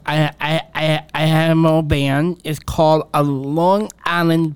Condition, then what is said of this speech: Down syndrome. Oh, you're trying to get those high notes, but you got that deep voice.